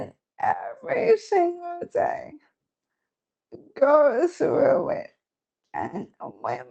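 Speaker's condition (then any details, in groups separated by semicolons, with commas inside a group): ALS; feeding tube; later insufficient oral intake, breathing impacted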